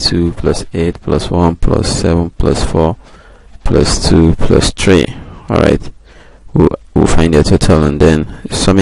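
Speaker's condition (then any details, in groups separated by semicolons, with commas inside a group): No condition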